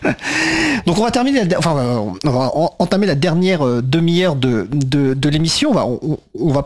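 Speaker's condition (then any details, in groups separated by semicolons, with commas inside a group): No condition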